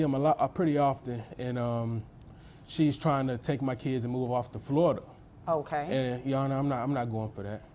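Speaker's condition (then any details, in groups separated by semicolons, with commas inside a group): No condition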